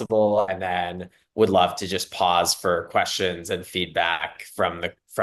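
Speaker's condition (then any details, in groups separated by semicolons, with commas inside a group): No condition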